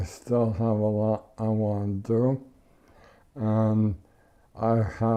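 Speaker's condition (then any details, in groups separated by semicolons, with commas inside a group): ALS; losing respiratory function, mucus blocking airway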